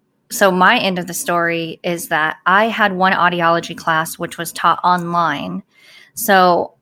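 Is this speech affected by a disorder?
Yes: cleft palate.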